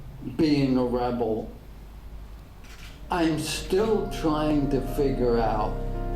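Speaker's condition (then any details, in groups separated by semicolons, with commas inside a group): ALS; degenerative; diagnosed ten years ago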